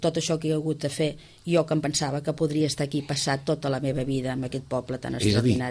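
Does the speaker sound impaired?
No.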